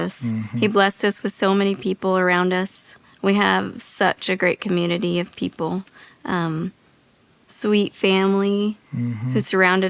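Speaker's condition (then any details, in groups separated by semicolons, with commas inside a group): No condition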